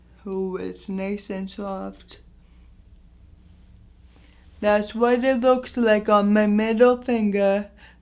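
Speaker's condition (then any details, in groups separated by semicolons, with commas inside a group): Anoxic brain injury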